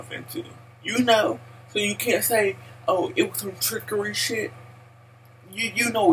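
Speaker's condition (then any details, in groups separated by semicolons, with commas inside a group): Cerebral palsy; speech impaired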